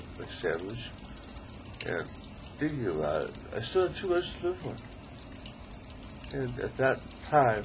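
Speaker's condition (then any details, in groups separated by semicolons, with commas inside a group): ALS; still able to talk, articulate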